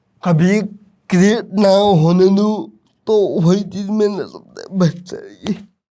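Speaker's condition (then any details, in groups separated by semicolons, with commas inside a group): Cerebral palsy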